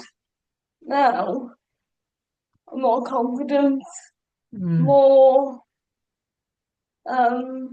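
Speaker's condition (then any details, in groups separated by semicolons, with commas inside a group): Cerebral palsy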